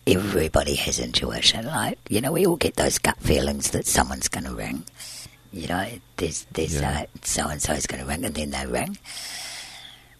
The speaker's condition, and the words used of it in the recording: Tracheostomy. Yeah, well, as we said before, you know, people tend to be focused on how I sound rather than what I'm saying, so...